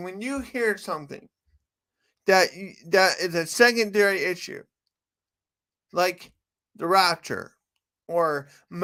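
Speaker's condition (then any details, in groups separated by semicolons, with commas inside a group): Cerebral palsy; from birth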